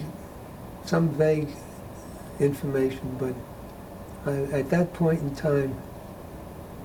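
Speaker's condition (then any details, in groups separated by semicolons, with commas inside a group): Parkinson's disease; very poor memory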